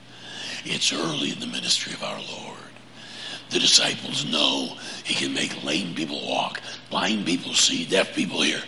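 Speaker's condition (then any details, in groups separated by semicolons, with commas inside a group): Laryngeal cancer; 35 treatments over about seven weeks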